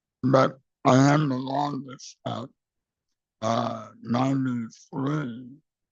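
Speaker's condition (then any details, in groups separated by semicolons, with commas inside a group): Base of tongue cancer; radical glossectomy with back muscle flap, no tongue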